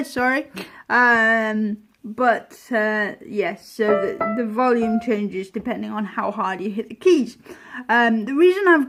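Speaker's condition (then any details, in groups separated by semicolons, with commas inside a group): Cerebral palsy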